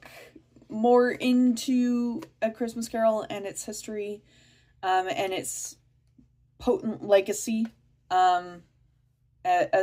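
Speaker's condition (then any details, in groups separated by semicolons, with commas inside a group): No condition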